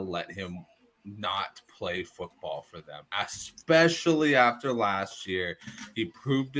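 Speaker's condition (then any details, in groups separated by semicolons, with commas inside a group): No condition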